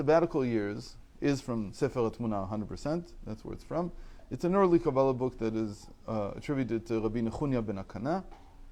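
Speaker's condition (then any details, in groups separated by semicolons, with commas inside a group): No condition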